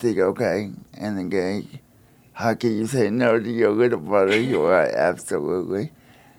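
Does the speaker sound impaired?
Yes: spastic quadriplegia cerebral palsy; wheelchair user, relies on others for help, races in boat and front-mounted bike seat.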